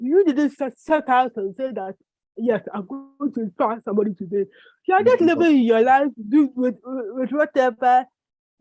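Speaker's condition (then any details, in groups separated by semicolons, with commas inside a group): Cerebral palsy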